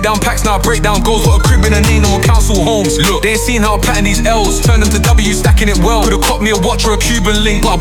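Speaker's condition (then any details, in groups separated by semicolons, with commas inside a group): No condition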